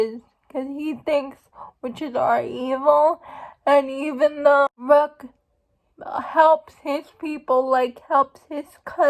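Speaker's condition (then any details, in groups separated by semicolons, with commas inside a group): Cerebral palsy; uses wheelchair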